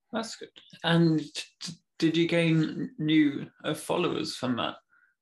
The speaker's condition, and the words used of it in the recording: Stuttering. Like, some people I know didn't realize that I stammered until I told them that I stammered.